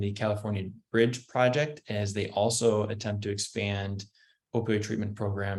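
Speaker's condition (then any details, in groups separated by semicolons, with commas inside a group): No condition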